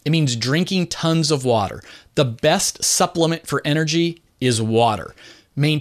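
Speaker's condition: No condition

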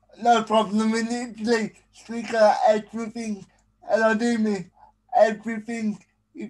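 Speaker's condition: Spastic quadriplegic cerebral palsy; can use only one hand

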